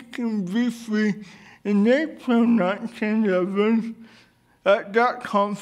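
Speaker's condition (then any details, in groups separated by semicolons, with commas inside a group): Cerebral palsy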